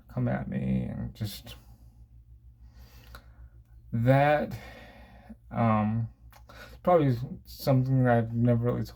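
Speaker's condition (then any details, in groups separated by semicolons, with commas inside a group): Cerebral palsy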